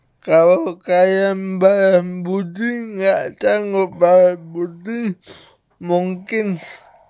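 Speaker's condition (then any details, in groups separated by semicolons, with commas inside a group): Cerebral palsy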